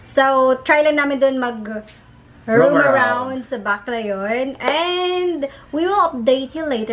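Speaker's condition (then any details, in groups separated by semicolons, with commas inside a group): No condition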